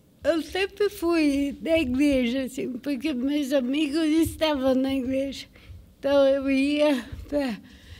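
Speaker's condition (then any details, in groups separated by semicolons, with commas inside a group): Cerebral palsy; from birth, medical negligence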